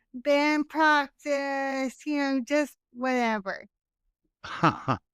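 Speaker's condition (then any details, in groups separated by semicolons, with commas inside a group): Cerebral palsy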